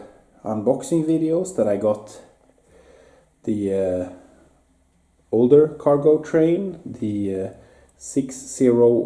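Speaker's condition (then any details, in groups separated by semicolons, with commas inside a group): No condition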